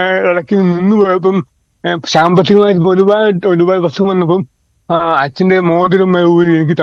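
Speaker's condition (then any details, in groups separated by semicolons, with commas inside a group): Cerebral palsy; present from birth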